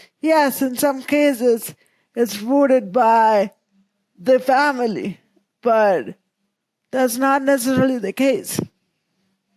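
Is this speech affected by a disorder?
Yes: cerebral palsy; present from birth.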